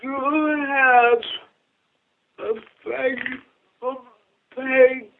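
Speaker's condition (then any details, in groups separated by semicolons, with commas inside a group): Cerebral palsy; from birth; speech hard for others to understand, friend Judy interprets and repeats her answers for listeners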